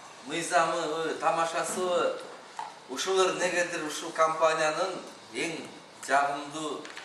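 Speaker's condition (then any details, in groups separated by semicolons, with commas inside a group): No condition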